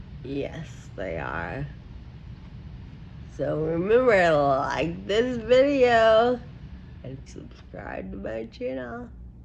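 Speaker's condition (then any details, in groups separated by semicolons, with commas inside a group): Friedreich ataxia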